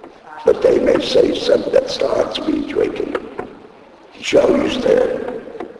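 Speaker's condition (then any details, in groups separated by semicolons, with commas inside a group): Laryngectomy; still talking after voice box removal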